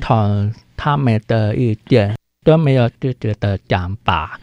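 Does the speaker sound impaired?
Yes: hearing impairment; congenitally deaf, hearing aid, attended Shuanglian elementary hearing resource class, mainstream schools, uses spoken and sign language; wears hearing aid; spoken clarity below typical speakers, spoken language learned with difficulty in childhood.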